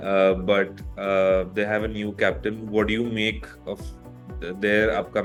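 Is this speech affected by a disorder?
No.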